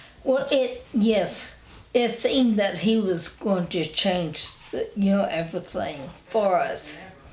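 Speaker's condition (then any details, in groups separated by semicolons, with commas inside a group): Spinal ataxia; wheelchair user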